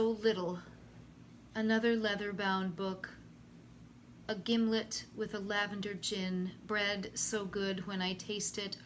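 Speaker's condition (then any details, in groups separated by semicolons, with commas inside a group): No condition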